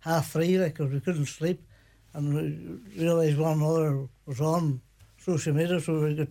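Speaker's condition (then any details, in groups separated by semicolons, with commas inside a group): Parkinson's; Parkinson's diagnosed about 14 years ago, hand tremor and shake led to diagnosis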